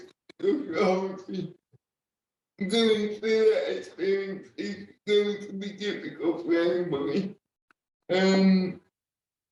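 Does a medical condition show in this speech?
Yes: cerebral palsy, spastic and dyskinetic.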